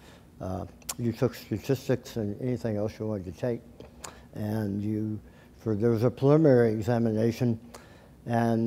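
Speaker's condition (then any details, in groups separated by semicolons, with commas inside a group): Tongue cancer surgery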